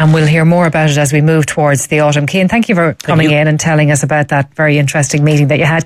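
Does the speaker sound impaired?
No.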